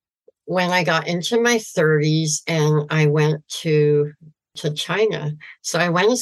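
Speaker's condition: Severe cleft palate, cleft lip and palate

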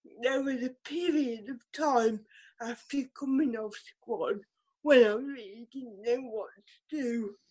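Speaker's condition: Cerebral palsy; riding as physio from age 2

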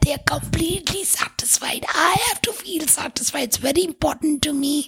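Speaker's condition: Tracheostomy; voice called unforgettable

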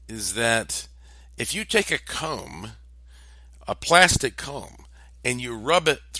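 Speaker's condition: No condition

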